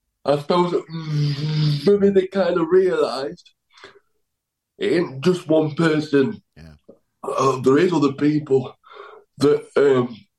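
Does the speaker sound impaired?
Yes: cerebral palsy; cerebral palsy affecting left side.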